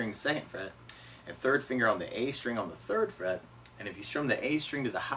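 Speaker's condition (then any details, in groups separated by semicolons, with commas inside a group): No condition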